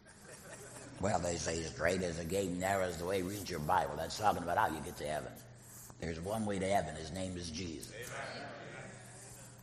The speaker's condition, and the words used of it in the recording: Laryngectomy. God kindly gave me an artificial voice, and his people have kindly allowed me to continue to preach.